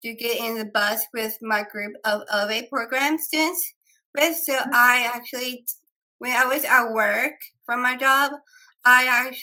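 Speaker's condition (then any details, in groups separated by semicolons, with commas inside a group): Down syndrome; three copies of 21st chromosome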